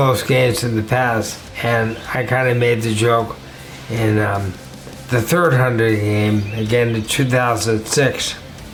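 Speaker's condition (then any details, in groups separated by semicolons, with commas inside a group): ALS; 7 years after onset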